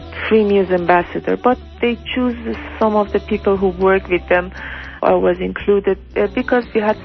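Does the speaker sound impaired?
No.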